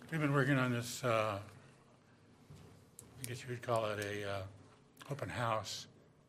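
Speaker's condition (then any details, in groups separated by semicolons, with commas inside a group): Parkinson's disease; boxing-type training at Snap Fitness, Southwest Parkinson's Fitness Program, overseen by Dan Dale with SUU students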